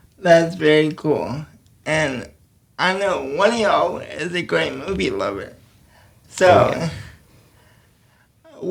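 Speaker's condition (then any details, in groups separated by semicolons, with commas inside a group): Cerebral palsy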